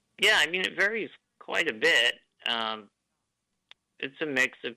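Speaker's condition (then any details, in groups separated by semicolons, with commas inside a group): Duchenne muscular dystrophy; Duchenne muscular dystrophy diagnosed at age 3, power chair since about age 10; ventilator may be audible, speech cadence slightly different but works well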